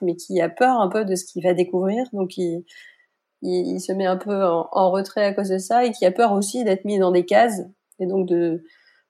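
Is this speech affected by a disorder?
No.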